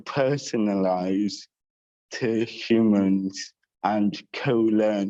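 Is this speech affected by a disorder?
Yes: cerebral palsy with dysarthria; dysarthria affecting voice.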